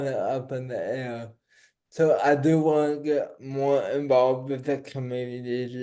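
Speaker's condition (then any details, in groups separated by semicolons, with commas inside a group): Cerebral palsy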